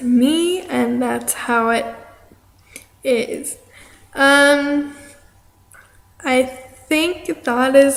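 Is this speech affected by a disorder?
Yes: cerebral palsy; affects arm.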